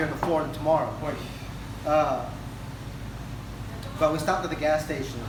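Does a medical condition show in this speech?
No.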